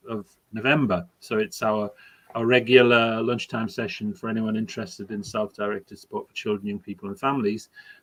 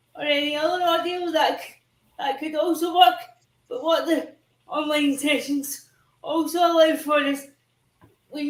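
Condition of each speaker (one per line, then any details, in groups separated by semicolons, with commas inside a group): No condition
Cerebral palsy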